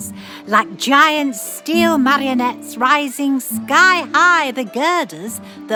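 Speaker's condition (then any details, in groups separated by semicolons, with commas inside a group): No condition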